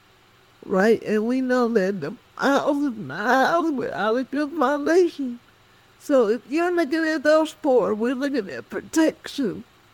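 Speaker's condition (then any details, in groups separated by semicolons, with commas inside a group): Cerebral palsy; speech affected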